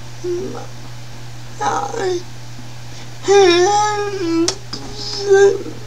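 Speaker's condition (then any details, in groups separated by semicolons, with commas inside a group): Cerebral palsy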